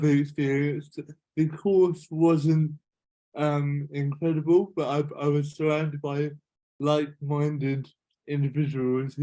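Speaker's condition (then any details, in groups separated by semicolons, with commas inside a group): Cerebral palsy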